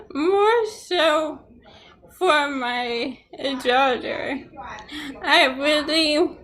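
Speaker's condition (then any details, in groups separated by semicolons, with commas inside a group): ALS, sporadic; many years since delayed diagnosis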